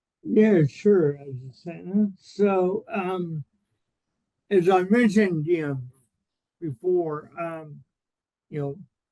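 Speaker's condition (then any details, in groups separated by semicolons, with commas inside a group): Cerebral palsy; spastic diplegia, birth brain hemorrhage, not breathing 90 minutes; since birth, about 55 years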